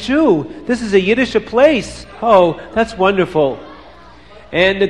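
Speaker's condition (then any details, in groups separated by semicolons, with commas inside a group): No condition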